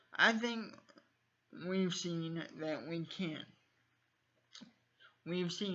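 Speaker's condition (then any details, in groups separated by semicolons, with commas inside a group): Cerebral palsy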